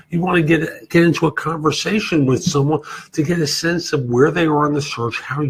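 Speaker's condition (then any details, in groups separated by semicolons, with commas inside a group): No condition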